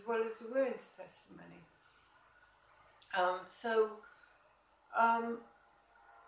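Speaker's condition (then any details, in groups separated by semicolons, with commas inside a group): MND, mild; diagnosed about eight months earlier; speech slightly affected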